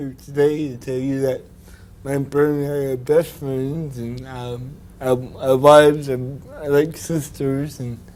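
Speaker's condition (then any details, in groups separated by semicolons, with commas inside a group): Cerebral palsy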